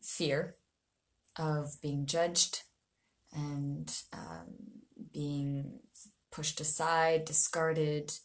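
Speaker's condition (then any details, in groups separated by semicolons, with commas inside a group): No condition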